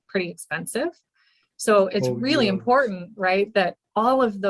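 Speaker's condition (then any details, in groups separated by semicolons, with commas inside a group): No condition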